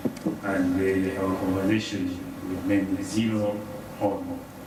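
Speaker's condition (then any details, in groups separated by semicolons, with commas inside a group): No condition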